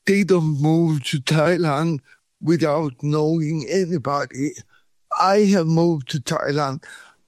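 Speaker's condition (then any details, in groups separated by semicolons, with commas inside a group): Cerebral palsy; feet opposite of Charlie Chaplin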